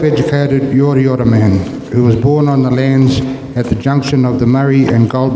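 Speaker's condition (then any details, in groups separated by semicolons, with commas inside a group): No condition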